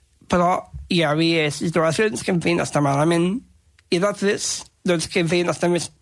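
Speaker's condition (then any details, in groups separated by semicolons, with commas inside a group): Down syndrome; dislikes being corrected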